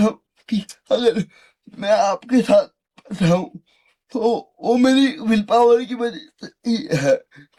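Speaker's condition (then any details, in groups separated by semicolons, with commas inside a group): Cerebral palsy; since childhood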